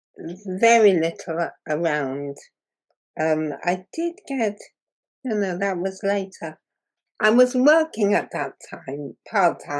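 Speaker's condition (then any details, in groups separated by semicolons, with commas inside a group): Muscular dystrophy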